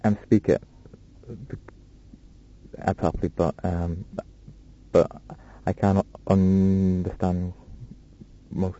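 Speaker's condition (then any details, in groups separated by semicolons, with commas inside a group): Stammer; stammer since about age five, onset around birth of brother; first speech therapy, first experience of therapy; usually not that bad, a little worse in small room with recorder; prolonged sounds, blocks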